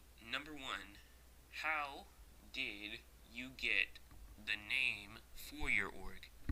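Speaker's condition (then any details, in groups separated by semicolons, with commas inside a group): No condition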